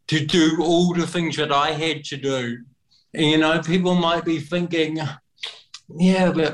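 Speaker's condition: Cerebral palsy; speaking a stated limit

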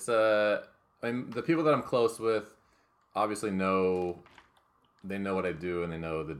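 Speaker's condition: No condition

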